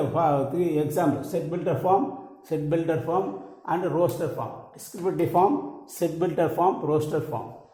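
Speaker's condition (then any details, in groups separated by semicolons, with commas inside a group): No condition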